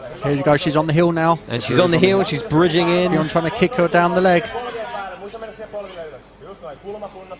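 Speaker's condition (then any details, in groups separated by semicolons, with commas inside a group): No condition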